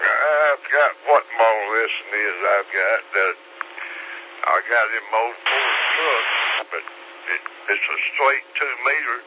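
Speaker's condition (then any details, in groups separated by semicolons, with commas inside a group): Slurred speech; stroke 3 years ago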